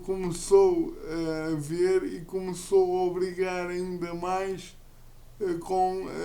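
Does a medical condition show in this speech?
Yes: cerebral palsy; uses a wheelchair.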